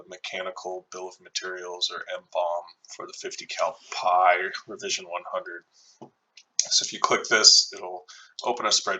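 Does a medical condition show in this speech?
No.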